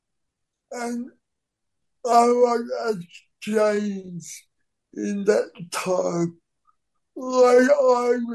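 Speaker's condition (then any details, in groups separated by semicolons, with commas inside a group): Cerebral palsy; cerebral palsy since birth, wheelchair user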